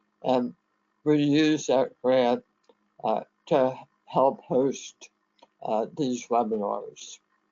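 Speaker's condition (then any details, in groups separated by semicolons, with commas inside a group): Head and neck cancer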